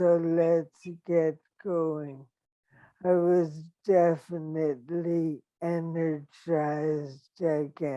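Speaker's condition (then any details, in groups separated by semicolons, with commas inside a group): ALS; operation six months ago, then intensive care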